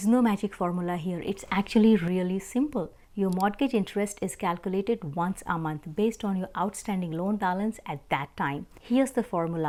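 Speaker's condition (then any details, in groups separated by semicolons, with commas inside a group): No condition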